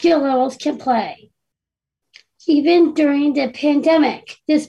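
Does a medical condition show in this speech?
Yes: Down syndrome; voice donated to Google project understood to train Google personal assistants to recognize diverse speakers.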